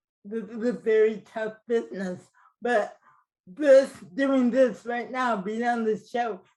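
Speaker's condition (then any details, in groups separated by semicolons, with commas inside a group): Cerebral palsy; mild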